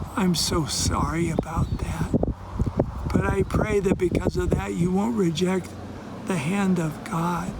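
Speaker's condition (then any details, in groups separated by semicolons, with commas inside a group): ALS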